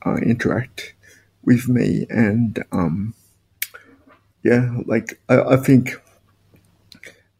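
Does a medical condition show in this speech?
Yes: spastic quadriplegic cerebral palsy; all four limbs affected, purely physical, no intellectual component, motorized wheelchair as main mobility aid.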